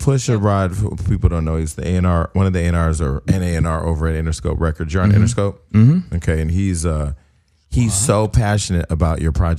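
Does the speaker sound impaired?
No.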